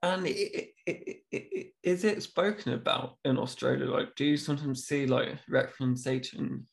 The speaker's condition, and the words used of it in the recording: Stuttering. If you're trying to hurry us up, you're basically making it longer.